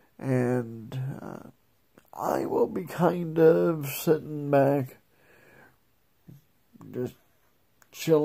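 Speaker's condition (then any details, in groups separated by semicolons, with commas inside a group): Multiple sclerosis; likely primary progressive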